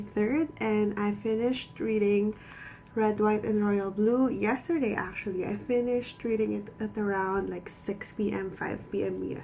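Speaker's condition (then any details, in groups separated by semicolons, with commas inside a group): No condition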